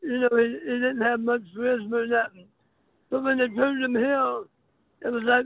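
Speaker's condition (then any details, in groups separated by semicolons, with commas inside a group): Throat cancer; voice box kept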